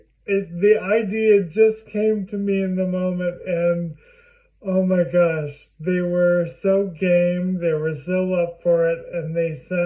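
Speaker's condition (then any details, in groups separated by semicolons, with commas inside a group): Primary lateral sclerosis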